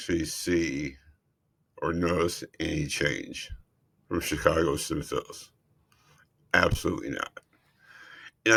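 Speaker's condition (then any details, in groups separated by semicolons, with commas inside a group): Multiple system atrophy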